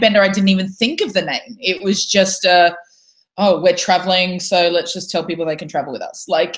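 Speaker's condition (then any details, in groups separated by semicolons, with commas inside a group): No condition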